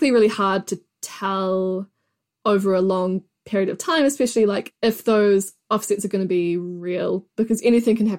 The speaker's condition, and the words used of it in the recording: Stuttering. I have a stammer, so mm. as you have noticed, it like takes me slightly longer to say something sometimes.